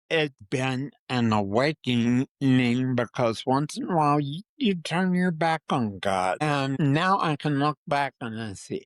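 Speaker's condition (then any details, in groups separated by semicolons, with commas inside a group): Parkinson's disease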